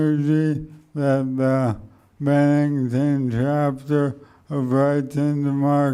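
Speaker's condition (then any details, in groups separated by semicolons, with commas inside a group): ALS; motor neuron degeneration; speech slowed and softened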